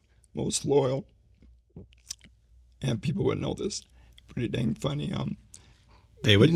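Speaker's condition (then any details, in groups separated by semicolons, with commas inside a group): ALS; slowly progressing form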